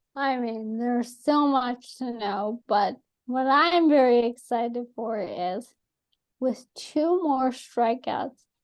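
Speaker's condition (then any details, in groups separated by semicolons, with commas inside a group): ALS; atypical case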